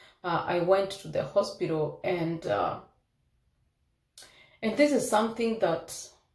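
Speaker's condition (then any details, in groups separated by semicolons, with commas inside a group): No condition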